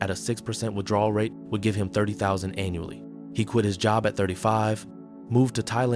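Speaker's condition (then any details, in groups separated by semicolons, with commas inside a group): No condition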